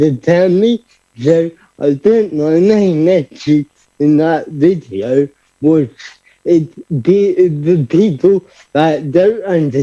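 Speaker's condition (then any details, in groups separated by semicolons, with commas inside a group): Cerebral palsy; speech impediment, mostly understood, some misunderstand on phone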